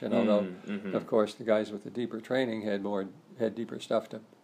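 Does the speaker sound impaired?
Yes: Parkinson's disease; earlier breathing trouble during sleep, reduced gait, stooped posture, stiff right arm, lost force and speed.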